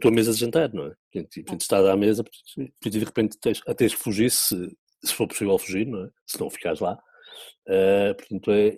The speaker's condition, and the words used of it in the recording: Stuttering. Há outras que têm uma má dicção, que é o meu caso